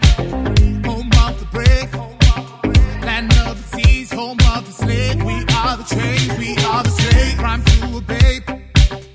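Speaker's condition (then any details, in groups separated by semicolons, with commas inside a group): No condition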